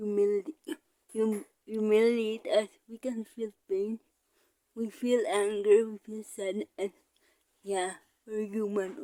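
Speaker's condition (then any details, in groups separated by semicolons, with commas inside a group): Cerebral palsy; type unknown; physical therapy and speech therapy; difficulty controlling facial expression and speech, speech therapy helped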